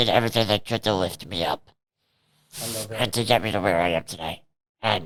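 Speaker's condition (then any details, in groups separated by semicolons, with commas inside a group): Cerebral palsy; present from birth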